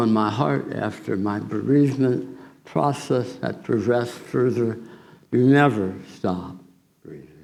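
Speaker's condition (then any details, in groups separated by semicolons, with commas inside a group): Tongue cancer surgery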